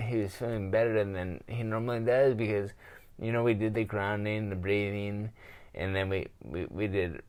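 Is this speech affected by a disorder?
Yes: traumatic brain injury; daily pranayama breathing therapy, acquired brain injury program.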